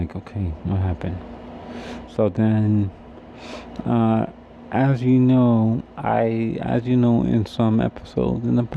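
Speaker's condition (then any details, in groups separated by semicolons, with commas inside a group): Cerebral palsy; difficulty eating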